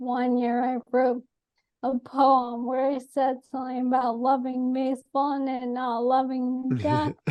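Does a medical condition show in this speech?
Yes: ALS; atypical case.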